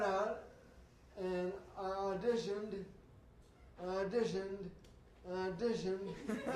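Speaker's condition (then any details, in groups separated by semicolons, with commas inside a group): Traumatic brain injury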